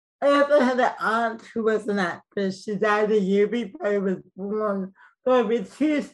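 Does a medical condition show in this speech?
Yes: cerebral palsy, mild; speech mildly affected.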